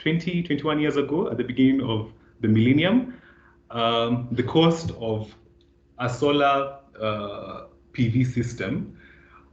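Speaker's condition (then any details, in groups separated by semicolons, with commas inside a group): No condition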